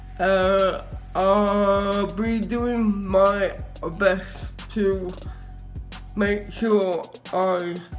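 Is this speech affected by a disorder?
Yes: cerebral palsy.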